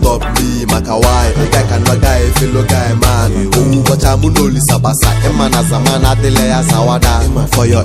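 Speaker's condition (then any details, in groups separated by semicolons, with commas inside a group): No condition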